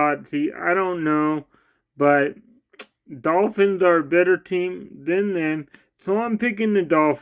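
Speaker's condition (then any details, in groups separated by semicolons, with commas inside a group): Cerebral palsy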